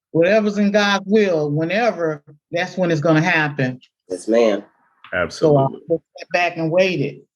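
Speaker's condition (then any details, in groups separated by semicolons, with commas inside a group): No condition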